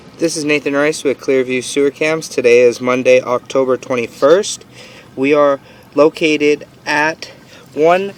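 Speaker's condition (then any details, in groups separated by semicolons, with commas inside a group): No condition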